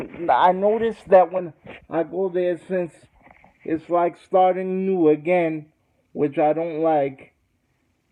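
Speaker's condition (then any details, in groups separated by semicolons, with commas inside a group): Cerebral palsy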